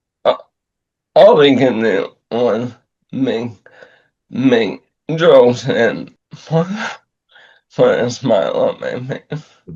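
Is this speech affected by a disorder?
Yes: ALS; about two years since onset.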